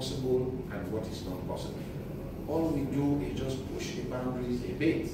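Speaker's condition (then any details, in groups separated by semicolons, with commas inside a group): No condition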